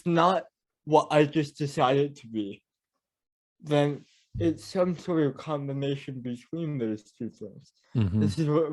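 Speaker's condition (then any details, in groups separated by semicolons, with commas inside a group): Cerebral palsy; mild speech impediment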